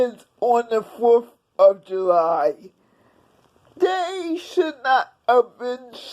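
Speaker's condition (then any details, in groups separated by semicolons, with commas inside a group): Cerebral palsy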